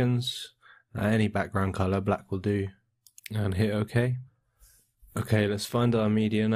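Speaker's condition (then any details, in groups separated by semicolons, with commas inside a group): No condition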